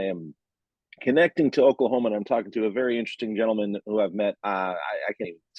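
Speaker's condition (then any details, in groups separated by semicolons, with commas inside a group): No condition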